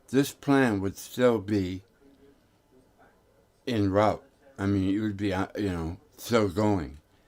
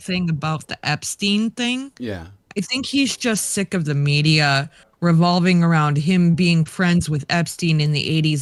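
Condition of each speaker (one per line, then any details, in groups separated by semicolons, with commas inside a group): Tongue cancer; tongue tumor, radiation and chemotherapy; tongue swollen from radiation, voice too weak to read aloud, congestion
No condition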